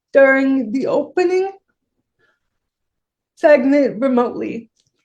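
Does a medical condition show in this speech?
Yes: cerebral palsy; shaky voice, worse when nervous.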